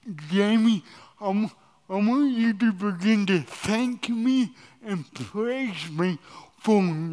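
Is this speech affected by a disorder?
Yes: cerebral palsy; cerebral palsy from birth at St. Edward's (now Mercy Hospital), doctors predicted no walking or talking.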